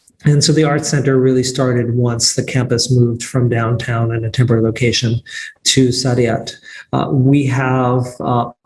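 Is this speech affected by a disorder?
No.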